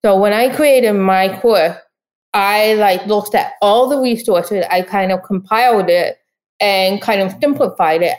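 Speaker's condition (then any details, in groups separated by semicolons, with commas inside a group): Deafness; lifelong, cannot use audio-only resources or screen readers; follows conversation via live ai transcription on tablet; speaks unaided, ai transcription needed adapting to own voice, cannot understand own recorded speech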